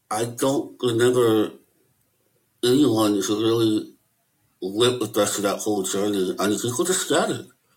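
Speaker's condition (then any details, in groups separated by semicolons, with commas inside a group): Möbius syndrome; affects hearing and eyesight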